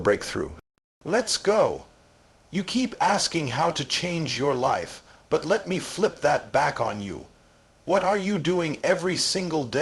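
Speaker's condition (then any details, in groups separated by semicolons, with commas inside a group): No condition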